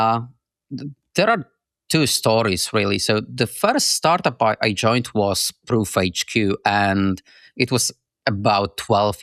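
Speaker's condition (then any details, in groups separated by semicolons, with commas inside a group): No condition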